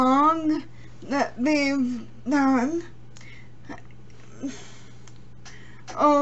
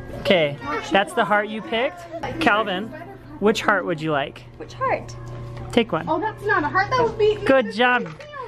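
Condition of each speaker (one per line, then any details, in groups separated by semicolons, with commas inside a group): Cerebral palsy; premature birth
No condition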